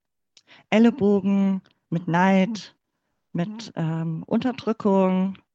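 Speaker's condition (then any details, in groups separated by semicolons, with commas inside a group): Cleft palate; congenital, infant feeding difficulty, mother's fingers closed palate for feeding, palate later closed, GDR doctors unsure; speaking in front of class and using voice for speaking never felt easy, sang a lot instead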